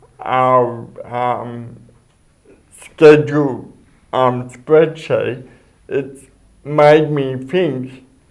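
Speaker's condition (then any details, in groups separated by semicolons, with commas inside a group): Cerebral palsy; speech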